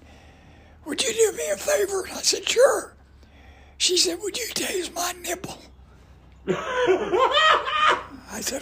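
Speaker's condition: Voice damage from cancer; raspy voice, ongoing cancer fight, age 72

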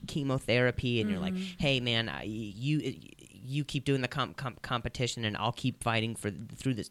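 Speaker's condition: Stuttering, adult onset after concussion; concussion after softball hit throat and head hit ground, slept on concussion; began a few years ago, still stutters; previously fluent, now stutters; repeated sounds

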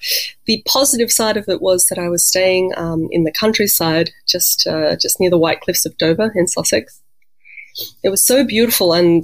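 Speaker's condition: No condition

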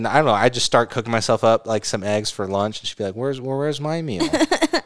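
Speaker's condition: No condition

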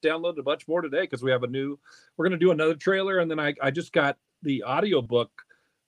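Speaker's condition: No condition

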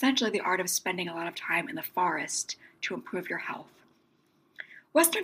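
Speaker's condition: No condition

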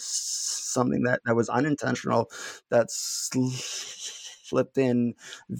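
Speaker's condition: Stuttering; little stuttering during this recording; not stuttering much at time of recording; repeated words, prolonged sounds, blocks

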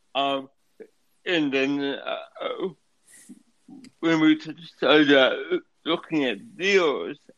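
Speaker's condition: Cerebral palsy; affects speech

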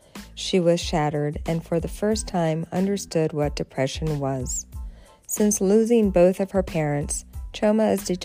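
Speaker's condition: No condition

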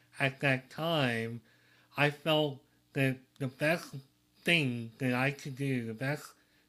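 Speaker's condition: Cleft lip and palate

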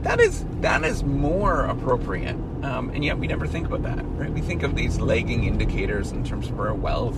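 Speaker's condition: No condition

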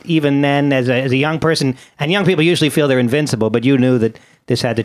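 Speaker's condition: No condition

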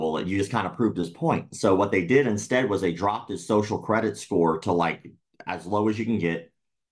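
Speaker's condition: Cleft lip and palate; speech impediment, still present

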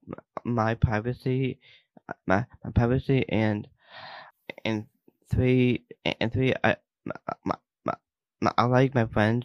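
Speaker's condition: Down syndrome; signs along with speech, not yet fully fluent in signing

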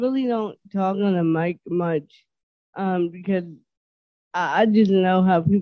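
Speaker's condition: Dysarthria; working on it

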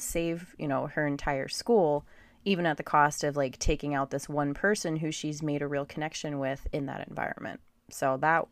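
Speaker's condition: No condition

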